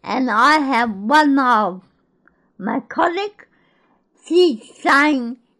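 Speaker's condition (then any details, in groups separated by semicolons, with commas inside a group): Cerebral palsy; speech problems when young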